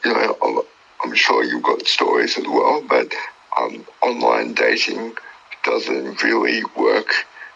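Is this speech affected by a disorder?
Yes: cerebral palsy; from birth, born two months premature, died twice at birth, brain damage; wheelchair user, much difficulty with motor function.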